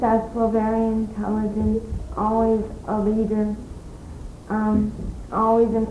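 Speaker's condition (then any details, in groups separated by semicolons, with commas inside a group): Cerebral palsy; premature birth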